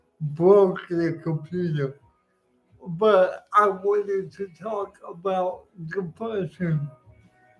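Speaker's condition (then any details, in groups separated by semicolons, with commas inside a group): Cerebral palsy; speech noticeably affected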